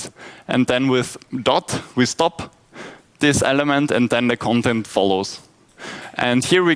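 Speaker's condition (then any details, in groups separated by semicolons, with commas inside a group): No condition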